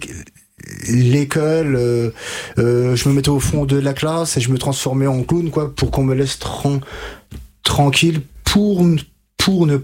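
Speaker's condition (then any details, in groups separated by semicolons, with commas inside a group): Stuttering; onset age 5 to 6, severe from age 5 to 20, untreated in childhood; age 33, therapy from age 20 with stuttering specialist Catherine Daubier, Nancy, fluency techniques; blocks and repetitions, formerly could not finish a sentence without blocking; repeated sounds, repeated words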